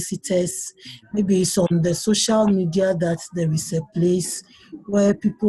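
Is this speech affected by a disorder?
No.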